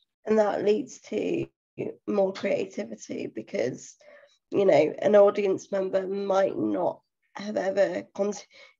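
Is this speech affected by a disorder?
Yes: cerebral palsy; full-time wheelchair user.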